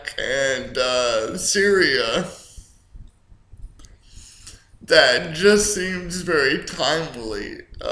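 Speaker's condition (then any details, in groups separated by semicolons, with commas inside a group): Cerebral palsy; speaks slower at times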